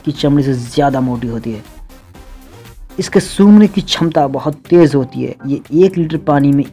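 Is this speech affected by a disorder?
No.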